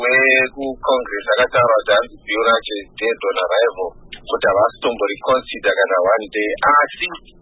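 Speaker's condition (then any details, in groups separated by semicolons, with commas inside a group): No condition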